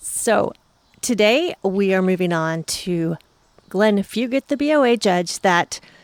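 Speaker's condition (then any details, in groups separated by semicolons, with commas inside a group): No condition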